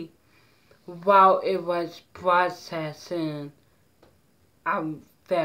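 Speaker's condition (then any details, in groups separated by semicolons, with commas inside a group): Mild cerebral palsy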